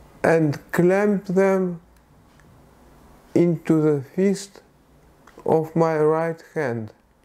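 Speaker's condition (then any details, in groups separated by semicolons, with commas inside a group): Parkinson's disease; tremor of hands and body; over 8 years, hands and body tremble, difficulty typing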